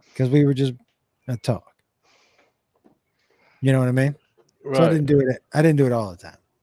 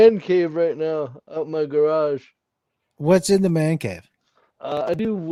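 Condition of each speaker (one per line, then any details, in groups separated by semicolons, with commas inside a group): No condition
Cerebral palsy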